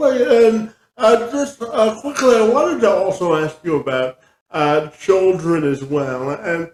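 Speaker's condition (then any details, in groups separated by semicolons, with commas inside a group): Cerebral palsy; from birth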